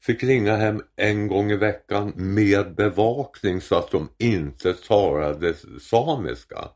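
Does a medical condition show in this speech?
Yes: tongue cancer; half of tongue surgically removed for cancer, two teeth extracted, dental problems after surgery, radiation treatment, later received teeth.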